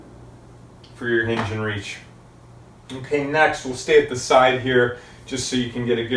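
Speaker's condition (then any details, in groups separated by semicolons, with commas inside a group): No condition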